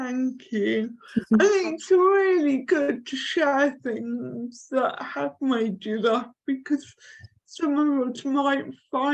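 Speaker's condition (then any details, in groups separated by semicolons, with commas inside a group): Cerebral palsy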